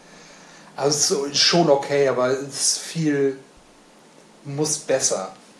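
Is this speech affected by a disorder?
Yes: aphasia after stroke; aphasia from stroke, language understood but output interface broken; writing not yet possible, speech slowly returning; not yet fluent, worse when nervous, more fluent than previous podcast, Annette Schwind speaks for him.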